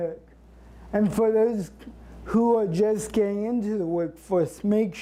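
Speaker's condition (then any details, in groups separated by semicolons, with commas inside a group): Cerebral palsy; since birth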